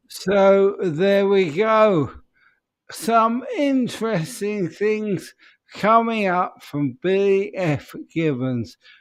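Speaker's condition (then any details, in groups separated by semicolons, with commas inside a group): ALS; speech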